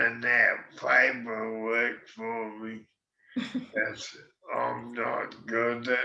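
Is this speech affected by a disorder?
Yes: MND; slower progressing form.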